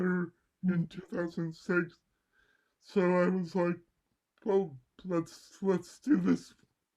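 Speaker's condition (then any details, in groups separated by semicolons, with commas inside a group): Cerebral palsy; mild left side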